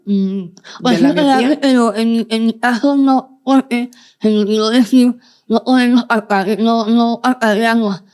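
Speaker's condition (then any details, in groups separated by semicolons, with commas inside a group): Moebius syndrome, congenital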